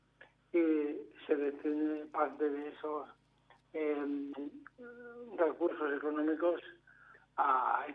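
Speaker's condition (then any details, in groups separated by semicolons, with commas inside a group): Amyotrophic lateral sclerosis; amyotrophic lateral sclerosis diagnosed about 2 years ago, progressive, neurodegenerative, no treatment, took part in trial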